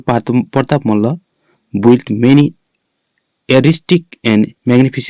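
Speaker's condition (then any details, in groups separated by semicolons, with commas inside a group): No condition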